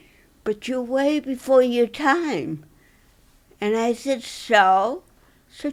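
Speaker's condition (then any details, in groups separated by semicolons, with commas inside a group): Dystonia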